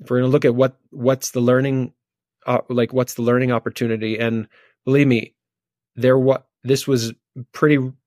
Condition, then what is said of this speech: Stuttering. I'm like, I just saw like a little bit of a stutter, and it comes up when I